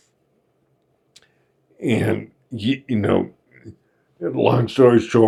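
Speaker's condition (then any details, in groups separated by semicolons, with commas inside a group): Friedreich's ataxia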